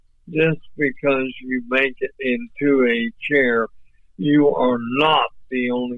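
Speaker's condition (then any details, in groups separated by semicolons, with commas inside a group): ALS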